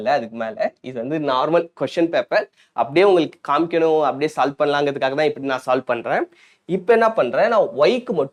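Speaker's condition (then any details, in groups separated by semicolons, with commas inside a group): No condition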